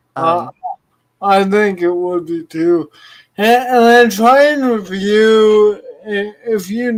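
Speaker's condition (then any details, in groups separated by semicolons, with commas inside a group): Cerebral palsy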